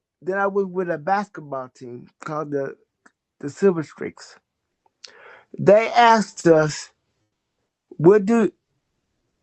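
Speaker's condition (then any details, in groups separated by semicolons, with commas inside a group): Cerebral palsy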